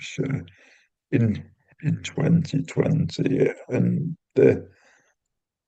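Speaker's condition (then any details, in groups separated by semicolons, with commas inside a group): Cerebral palsy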